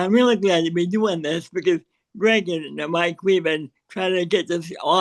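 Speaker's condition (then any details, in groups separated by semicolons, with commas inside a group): Cerebral palsy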